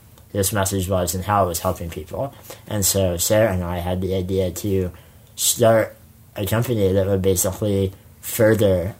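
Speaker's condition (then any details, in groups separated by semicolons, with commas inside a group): Spinal muscular atrophy; congenital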